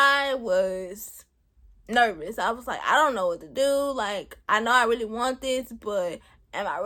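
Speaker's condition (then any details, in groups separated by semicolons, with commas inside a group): Cerebral palsy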